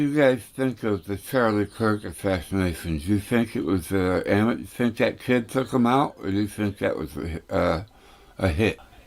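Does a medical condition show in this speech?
Yes: tongue cancer; tongue tumor.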